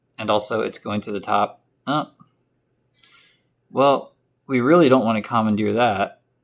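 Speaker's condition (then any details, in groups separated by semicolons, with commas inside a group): No condition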